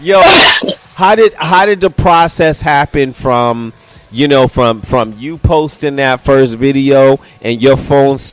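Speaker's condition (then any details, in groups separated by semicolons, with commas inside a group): No condition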